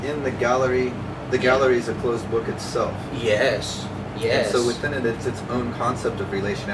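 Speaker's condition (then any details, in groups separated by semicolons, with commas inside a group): No condition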